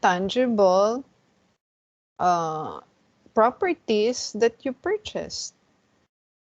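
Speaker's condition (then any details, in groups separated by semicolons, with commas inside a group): No condition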